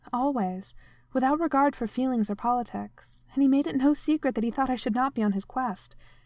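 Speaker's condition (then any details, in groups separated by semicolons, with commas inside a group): No condition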